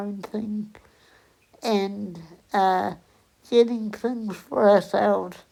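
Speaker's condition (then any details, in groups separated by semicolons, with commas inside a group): Cerebral palsy; onset at 8 days old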